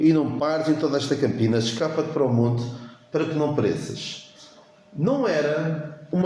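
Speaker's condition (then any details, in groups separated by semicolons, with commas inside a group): No condition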